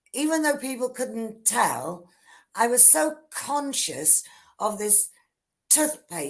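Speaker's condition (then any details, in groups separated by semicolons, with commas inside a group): No condition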